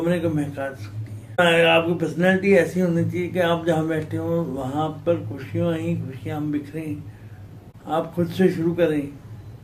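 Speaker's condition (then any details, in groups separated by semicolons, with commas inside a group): Cerebral palsy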